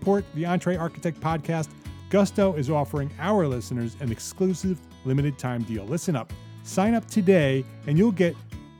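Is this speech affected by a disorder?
No.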